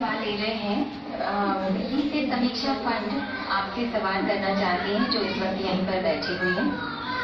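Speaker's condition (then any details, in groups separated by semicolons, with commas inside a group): No condition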